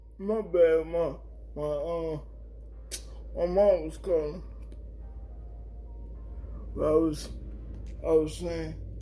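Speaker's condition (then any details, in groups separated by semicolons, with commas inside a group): Cerebral palsy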